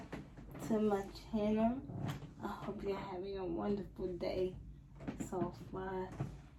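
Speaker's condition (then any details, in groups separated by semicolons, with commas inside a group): Spastic quadriplegic cerebral palsy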